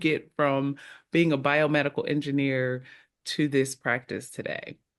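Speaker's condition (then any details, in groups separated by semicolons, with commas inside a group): No condition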